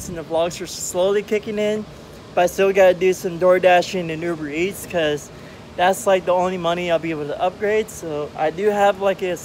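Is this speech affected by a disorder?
No.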